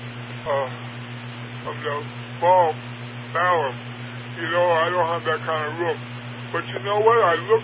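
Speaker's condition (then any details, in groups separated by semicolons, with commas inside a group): Parkinson's; largely wheelchair bound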